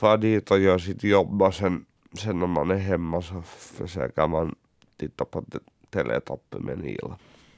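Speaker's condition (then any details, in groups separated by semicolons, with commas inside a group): Cerebral palsy; uses wheelchair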